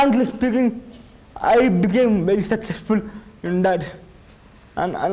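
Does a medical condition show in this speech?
Yes: cerebral palsy.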